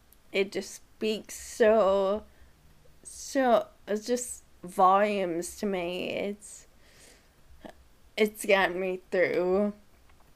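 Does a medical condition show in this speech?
Yes: Friedreich's ataxia; wheelchair user.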